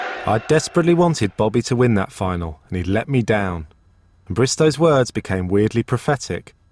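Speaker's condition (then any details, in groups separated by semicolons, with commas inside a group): No condition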